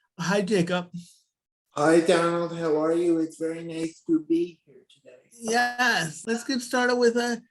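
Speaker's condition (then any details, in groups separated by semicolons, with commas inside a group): Spastic quadriplegic cerebral palsy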